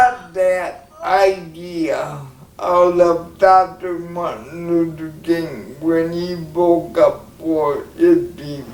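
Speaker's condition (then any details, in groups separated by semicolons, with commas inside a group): Cerebral palsy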